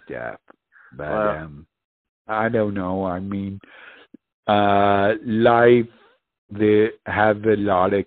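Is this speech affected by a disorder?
Yes: speech impediment; uncoordinated movement, cannot perform roadside sobriety test; mistaken for intoxication by bartenders and police.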